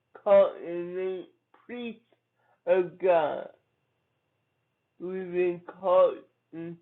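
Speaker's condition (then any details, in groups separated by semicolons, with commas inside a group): Cerebral palsy; from birth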